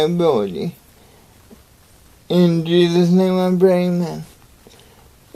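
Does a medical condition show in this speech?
Yes: cerebral palsy.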